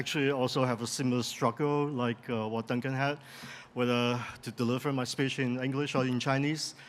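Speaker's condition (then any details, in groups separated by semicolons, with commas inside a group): No condition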